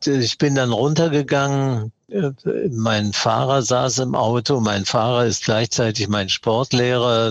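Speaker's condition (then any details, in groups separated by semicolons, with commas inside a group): Parkinson's disease; once put down to stage fright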